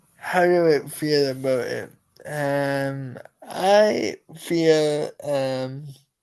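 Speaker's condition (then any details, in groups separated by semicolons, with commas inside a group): Cerebral palsy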